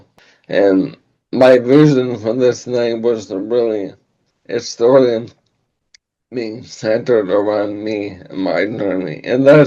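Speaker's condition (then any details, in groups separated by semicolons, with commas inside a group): ALS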